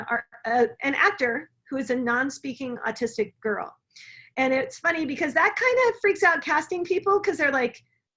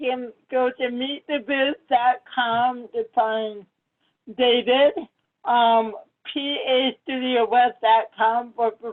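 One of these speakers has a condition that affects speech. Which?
The second: cerebral palsy.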